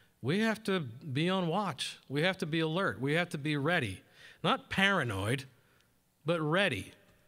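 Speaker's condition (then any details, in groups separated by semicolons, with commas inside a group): No condition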